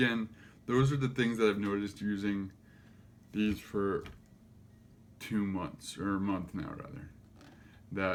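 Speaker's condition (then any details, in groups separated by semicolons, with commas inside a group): Cerebral palsy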